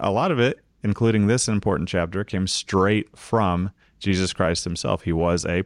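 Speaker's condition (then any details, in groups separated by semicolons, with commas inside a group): No condition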